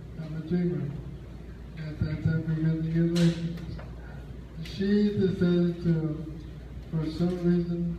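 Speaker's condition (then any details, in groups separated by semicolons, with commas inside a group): Speech difficulty after accident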